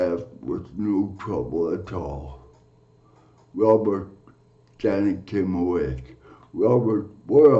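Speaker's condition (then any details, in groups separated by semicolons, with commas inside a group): Cerebral palsy; from birth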